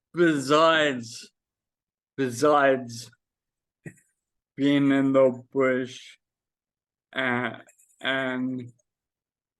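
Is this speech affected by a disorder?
Yes: Friedreich's ataxia; does voice exercises.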